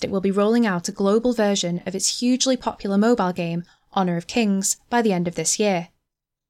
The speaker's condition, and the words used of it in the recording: No condition.